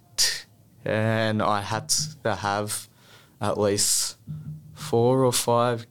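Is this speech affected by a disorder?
Yes: stutter; childhood stutter, therapy grades 1-4, smooth speech at Box Hill Clinic 2 years from 14-15; here blocks.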